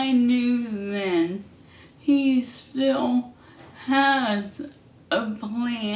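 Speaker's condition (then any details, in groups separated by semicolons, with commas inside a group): ALS; hand onset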